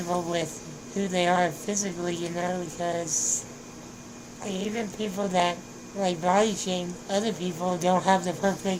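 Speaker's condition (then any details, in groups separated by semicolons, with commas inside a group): Spinal muscular atrophy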